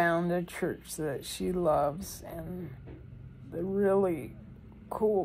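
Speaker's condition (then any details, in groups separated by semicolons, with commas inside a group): ALS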